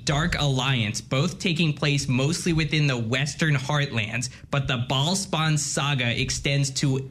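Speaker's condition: No condition

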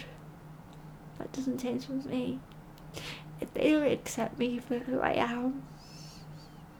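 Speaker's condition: Cerebral palsy

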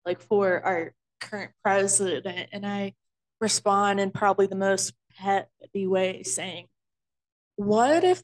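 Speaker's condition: Stuttering; at times very severe, voluntary stuttering used as a technique; at times very badly, others often do not notice, can stutter on purpose, voluntary stuttering gives some fluency; blocks

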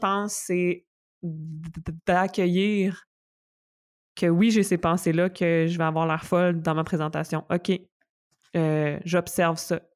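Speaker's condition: Stuttering; stuttering with blocks, practices mindfulness meditation, stays in stuttering moments without judgment; blocks during speech, physical tension, may push words, chooses how to react; repeated sounds, blocks

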